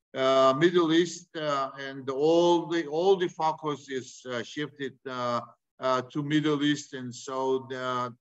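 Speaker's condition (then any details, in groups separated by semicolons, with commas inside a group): No condition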